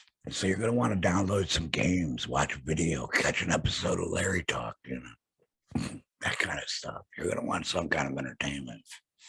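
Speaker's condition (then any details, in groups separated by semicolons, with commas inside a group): Laryngectomy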